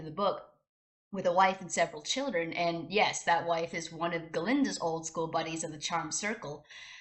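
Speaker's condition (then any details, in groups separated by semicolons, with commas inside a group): No condition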